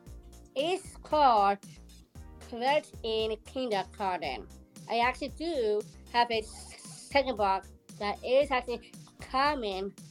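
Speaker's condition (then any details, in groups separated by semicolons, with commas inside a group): Down syndrome; present from birth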